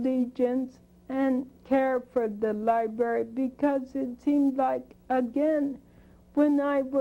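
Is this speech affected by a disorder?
Yes: spinocerebellar degeneration.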